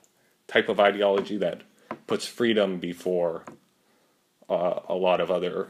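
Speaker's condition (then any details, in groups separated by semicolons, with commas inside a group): No condition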